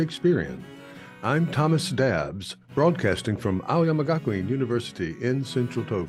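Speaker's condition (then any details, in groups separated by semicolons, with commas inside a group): No condition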